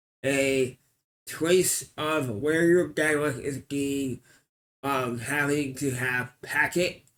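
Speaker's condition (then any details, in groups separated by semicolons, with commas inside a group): Cerebral palsy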